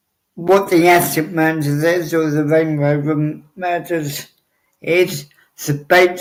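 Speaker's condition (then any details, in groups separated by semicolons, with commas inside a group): Cerebral palsy; wheelchair user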